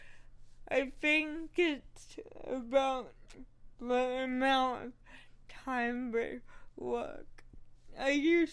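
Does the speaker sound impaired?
Yes: cerebral palsy; working with speech therapist, rehearses comedy material repeatedly; speech therapy for pronunciation and breath support.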